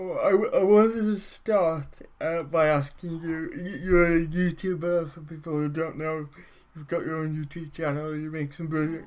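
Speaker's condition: Cerebral palsy; affects coordination and muscle control of whole body

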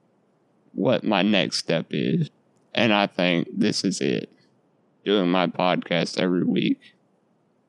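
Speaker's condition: Duchenne muscular dystrophy; muscle atrophy and weight loss

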